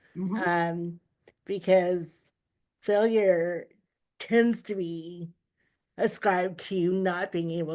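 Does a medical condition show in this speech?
Yes: cerebral palsy; uses power wheelchair.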